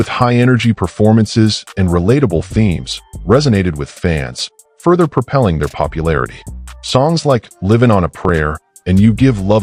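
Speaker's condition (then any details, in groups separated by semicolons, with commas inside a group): No condition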